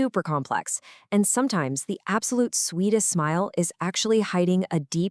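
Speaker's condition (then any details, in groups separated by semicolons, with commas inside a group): No condition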